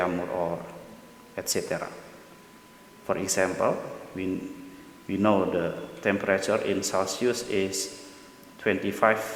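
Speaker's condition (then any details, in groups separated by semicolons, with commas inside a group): No condition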